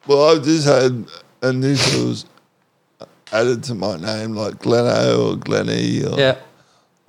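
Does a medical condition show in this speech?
Yes: cerebral palsy; cerebral palsy affecting the muscles, once cold stays cold.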